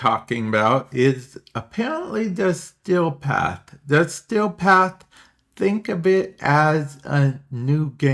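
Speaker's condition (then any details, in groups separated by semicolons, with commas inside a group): Cerebral palsy; affects speech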